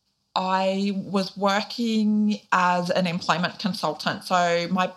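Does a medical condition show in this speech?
Yes: deafness, profound; born deaf, recessive gene, Auslan sign language first language, started speaking at age 5; cannot hear interviewer, lip reads questions via recording platform, signs while answering; weekly private speech therapy in childhood, speaks clearly, bilingual Auslan and spoken English.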